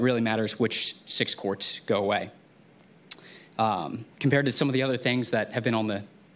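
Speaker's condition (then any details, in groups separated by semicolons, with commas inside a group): No condition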